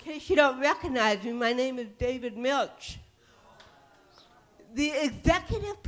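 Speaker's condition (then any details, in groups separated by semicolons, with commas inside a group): Cerebral palsy; titanium neck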